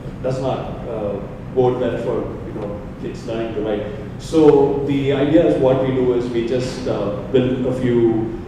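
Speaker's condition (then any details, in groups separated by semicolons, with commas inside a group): No condition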